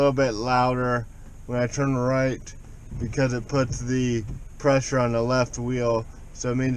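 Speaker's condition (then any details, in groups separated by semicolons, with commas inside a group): Cerebral palsy, spastic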